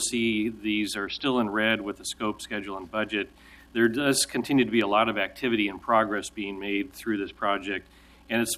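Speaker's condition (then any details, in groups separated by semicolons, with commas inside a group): No condition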